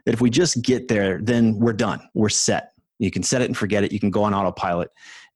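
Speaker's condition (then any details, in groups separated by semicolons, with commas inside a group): No condition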